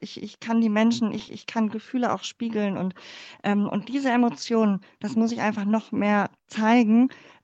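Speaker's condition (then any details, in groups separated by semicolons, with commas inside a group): Cleft palate; speaking in front of class or using voice in speech never felt easy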